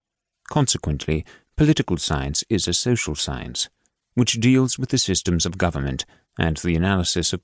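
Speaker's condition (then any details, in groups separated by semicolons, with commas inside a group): No condition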